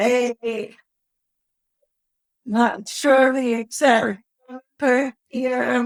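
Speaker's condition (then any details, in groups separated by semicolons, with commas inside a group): Cerebral palsy; wheelchair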